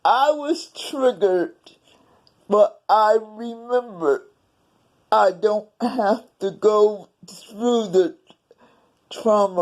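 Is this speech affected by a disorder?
Yes: cerebral palsy.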